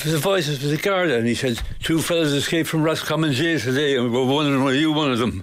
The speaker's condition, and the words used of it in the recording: Parkinson's disease. If my voice... which ties up sometimes because of the Parkinson.